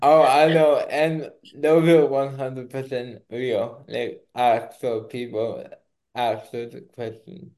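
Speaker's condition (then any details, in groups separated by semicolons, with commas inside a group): Cerebral palsy; not slurred, per host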